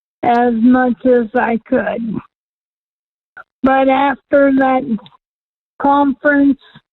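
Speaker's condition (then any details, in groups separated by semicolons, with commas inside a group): Cerebral palsy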